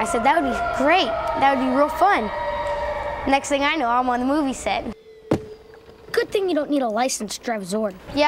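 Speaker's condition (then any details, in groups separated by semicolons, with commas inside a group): No condition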